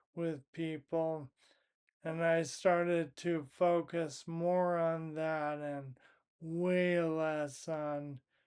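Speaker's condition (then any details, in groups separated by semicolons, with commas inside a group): Primary lateral sclerosis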